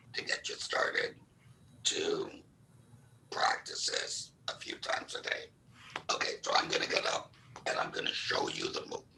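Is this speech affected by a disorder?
Yes: laryngectomy.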